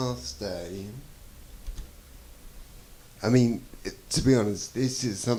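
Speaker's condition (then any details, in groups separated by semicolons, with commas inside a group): Traumatic brain injury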